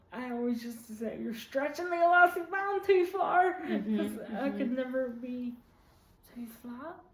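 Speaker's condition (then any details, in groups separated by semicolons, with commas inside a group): Quadriplegic cerebral palsy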